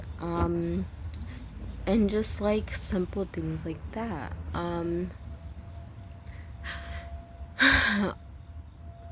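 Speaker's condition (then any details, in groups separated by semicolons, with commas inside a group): Brain injury from AVM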